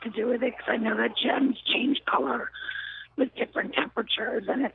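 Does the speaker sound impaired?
Yes: voice disorder; voice affected, apologizes for voice, asks if audible, host hears her.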